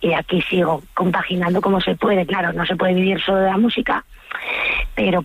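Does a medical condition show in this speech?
Yes: vocal fold nodules; two nodules on vocal folds, forbidden to sing, heavy singing load, propolis-licorice remedy and lozenges soothe voice; five performances friday to sunday, voice worn, apologizes for voice; hoarse, broken voice, shifts to Bonnie Tyler or Joaquín Sabina style when voice breaks.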